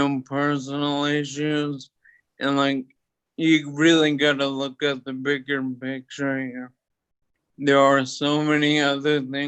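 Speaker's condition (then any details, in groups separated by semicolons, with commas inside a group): Toxic leukoencephalopathy, locked-in syndrome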